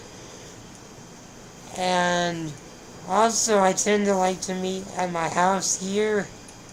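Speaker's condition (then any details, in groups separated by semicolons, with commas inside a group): Spinal muscular atrophy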